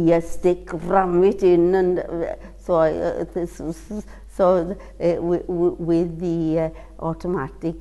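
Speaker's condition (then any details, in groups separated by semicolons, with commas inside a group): Cerebral palsy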